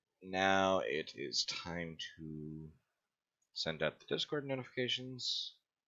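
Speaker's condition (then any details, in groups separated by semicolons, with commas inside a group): No condition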